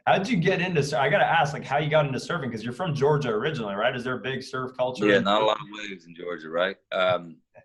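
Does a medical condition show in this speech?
No.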